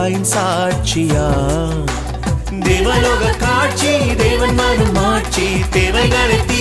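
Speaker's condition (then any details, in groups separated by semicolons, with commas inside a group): No condition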